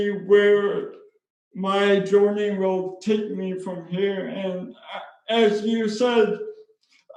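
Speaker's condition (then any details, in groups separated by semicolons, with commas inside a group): Spastic cerebral palsy; speech impairment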